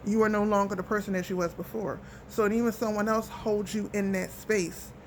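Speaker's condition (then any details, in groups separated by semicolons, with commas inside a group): No condition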